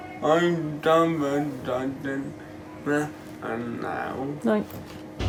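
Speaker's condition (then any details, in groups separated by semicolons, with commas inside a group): Cerebral palsy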